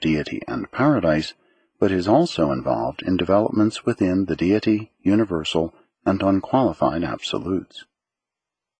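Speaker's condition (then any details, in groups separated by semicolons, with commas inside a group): No condition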